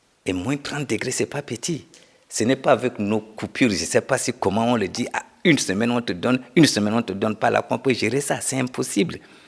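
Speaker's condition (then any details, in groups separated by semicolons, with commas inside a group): No condition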